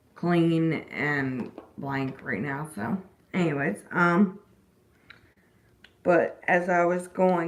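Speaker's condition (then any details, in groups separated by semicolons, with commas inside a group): Disability causing slurred speech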